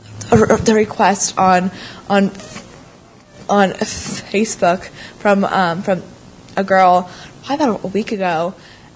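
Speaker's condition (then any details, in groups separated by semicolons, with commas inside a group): Stuttering; stuttering recognized as a problem around fourth grade after changing schools, first met others who stutter through Our Time at 16; stuttered a lot on own name in tenth grade, used tricks to hide stuttering; repeated sounds, prolonged sounds, blocks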